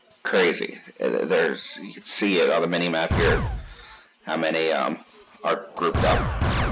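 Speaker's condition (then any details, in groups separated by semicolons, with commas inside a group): No condition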